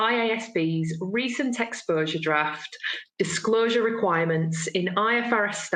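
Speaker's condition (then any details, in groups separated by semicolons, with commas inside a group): No condition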